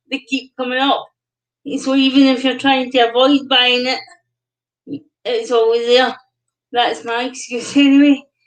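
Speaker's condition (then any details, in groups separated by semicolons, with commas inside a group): Cerebral palsy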